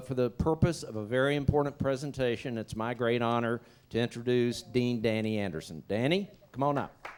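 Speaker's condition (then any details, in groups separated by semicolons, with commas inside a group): No condition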